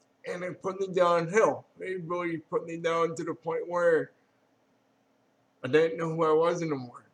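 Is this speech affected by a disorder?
Yes: cerebral palsy.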